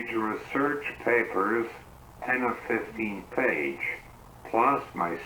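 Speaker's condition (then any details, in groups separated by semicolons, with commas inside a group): Cerebral palsy; uses wheelchair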